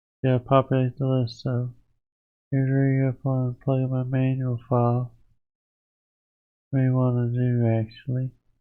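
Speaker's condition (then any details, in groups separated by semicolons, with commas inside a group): Parkinson's disease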